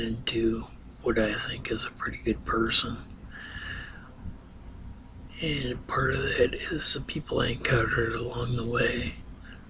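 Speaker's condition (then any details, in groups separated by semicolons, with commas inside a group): Ataxia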